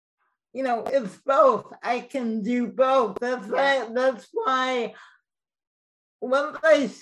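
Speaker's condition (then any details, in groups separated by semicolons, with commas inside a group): Cerebral palsy, mild; speech mildly affected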